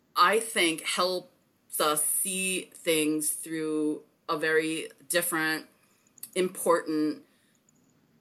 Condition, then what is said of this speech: Stuttering. Like, for me, stuttering has always been about avoidance.